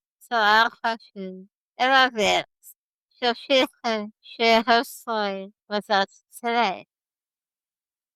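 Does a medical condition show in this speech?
Yes: spinal muscular atrophy type 1, severe; about 30 years since diagnosis.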